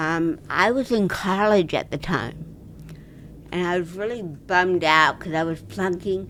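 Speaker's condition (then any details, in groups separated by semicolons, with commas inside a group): Cerebral palsy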